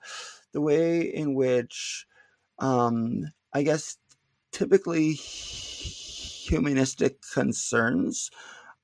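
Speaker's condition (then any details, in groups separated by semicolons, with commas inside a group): Stuttering; not stuttering much during this interview; little stuttering currently; blocks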